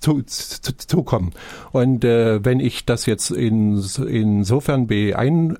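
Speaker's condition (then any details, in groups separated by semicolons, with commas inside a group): Stuttering; repeated sounds, repeated words, prolonged sounds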